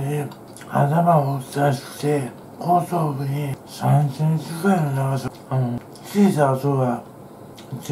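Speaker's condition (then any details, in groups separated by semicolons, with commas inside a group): Tongue cancer, partial glossectomy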